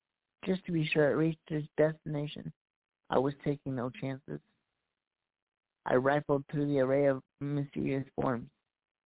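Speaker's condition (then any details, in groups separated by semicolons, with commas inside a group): Cerebral palsy; voice improved over last year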